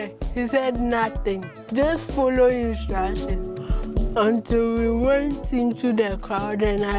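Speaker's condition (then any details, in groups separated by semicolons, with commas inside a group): Cerebral palsy; from birth; 24 years since onset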